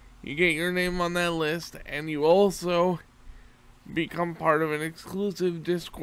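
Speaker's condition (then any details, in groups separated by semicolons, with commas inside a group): Cerebral palsy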